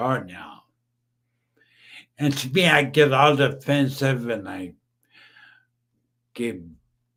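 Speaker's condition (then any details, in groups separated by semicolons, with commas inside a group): Brain injury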